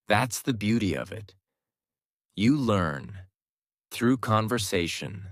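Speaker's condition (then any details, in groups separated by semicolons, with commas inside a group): No condition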